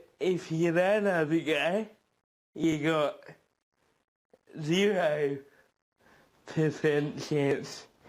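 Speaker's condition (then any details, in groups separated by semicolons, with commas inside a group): Cerebral palsy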